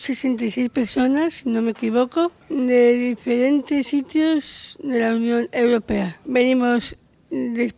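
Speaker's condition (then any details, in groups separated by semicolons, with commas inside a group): Down syndrome; genetic disorder, aged 35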